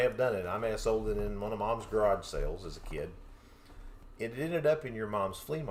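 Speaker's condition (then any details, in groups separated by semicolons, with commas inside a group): No condition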